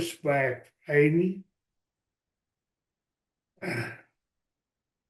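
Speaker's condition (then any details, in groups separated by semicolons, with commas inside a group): ALS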